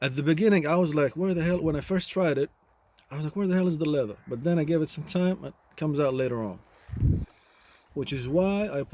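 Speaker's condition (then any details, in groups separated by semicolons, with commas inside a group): No condition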